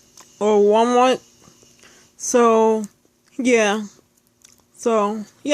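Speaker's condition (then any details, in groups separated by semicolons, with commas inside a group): Speech impairment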